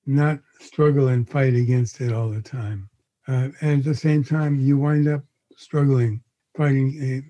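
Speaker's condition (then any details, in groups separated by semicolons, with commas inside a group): Parkinson's disease; onset around 81st birthday, face frozen like a mask at diagnosis, confirmed by neurologist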